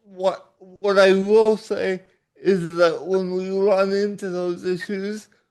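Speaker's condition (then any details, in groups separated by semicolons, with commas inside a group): Cerebral palsy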